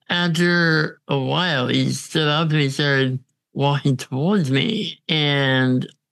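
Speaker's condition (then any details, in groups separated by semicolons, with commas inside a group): Congenital muscular dystrophy; uses ventilator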